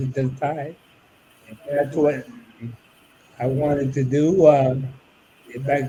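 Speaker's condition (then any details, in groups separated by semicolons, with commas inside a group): ALS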